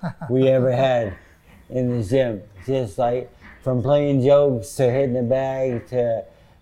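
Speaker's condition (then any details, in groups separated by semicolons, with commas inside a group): Parkinson's disease; sometimes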